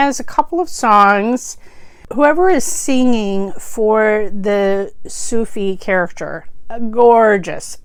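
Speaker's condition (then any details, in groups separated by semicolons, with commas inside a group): No condition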